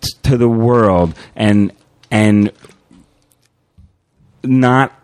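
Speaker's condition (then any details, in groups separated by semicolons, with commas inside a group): Stuttering; past voluntary stuttering, disclosure and open stuttering, later trying to work on overt stuttering; still stutters at times, still has a hard time at times; earlier stuttered openly without modification tools; repeated sounds, blocks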